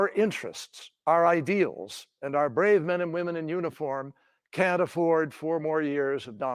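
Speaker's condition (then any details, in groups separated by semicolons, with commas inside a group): No condition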